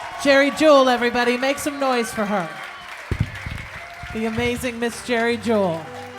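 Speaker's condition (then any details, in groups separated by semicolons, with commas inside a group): No condition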